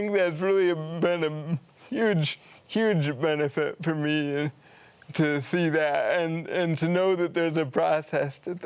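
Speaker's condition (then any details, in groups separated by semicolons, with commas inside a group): Cerebral palsy; from birth, premature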